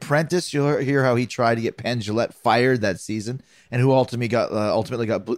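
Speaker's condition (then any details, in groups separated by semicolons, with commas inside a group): No condition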